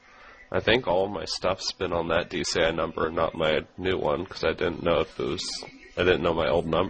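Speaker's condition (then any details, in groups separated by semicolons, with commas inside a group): No condition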